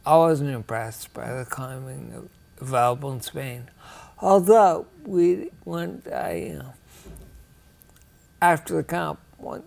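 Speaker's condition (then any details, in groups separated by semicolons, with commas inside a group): Ataxia; rare, progressive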